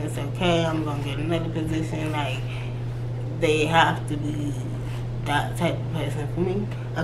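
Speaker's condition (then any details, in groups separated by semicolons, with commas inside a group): Cerebral palsy; from birth, left leg affected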